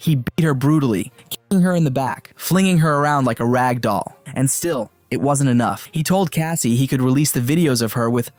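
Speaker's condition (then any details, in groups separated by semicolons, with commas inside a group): No condition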